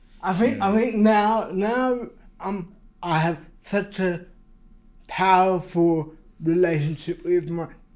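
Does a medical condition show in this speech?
Yes: cerebral palsy.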